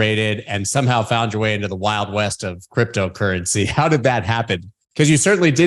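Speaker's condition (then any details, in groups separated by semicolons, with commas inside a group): No condition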